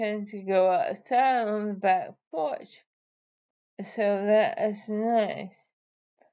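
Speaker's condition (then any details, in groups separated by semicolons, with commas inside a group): ALS; PEG feeding tube; night breathing device, no saliva medication yet; impaired but understandable, swallowing difficulty with choking, excess saliva, dry mouth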